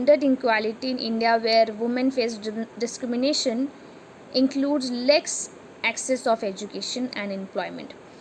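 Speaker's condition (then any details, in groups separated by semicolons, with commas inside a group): No condition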